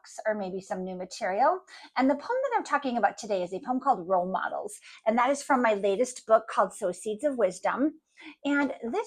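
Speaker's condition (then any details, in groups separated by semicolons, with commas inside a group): No condition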